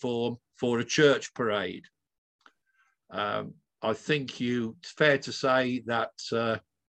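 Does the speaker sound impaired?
No.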